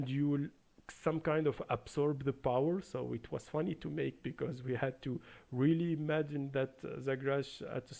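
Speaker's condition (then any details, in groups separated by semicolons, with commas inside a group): No condition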